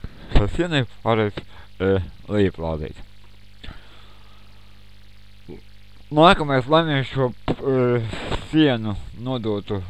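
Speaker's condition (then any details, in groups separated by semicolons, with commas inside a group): Cerebral palsy; since birth; speech not very clear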